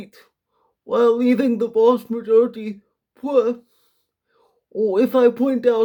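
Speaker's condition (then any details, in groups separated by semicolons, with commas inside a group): Quadriplegic cerebral palsy, severe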